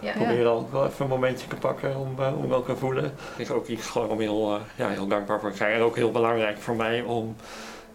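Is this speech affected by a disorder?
Yes: cleft lip; cleft audible in way of speaking.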